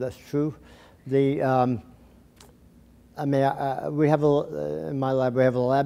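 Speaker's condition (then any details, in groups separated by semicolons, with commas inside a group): Tongue cancer surgery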